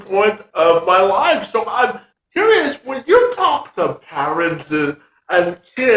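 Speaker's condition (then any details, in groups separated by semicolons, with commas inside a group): Cerebral palsy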